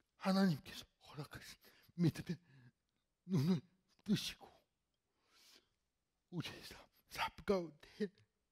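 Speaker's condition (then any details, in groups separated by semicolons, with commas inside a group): Cerebral palsy; fairly severe in childhood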